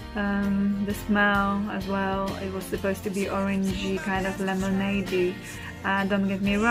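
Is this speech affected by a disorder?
No.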